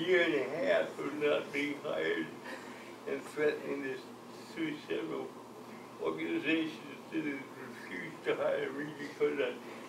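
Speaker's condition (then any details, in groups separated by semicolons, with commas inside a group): Cerebral palsy; from birth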